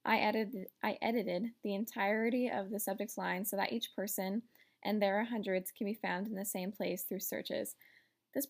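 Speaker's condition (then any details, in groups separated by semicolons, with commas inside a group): No condition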